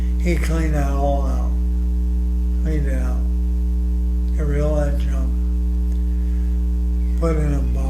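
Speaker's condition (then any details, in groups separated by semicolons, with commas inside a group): ALS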